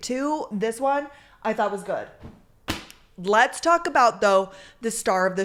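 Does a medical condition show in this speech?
No.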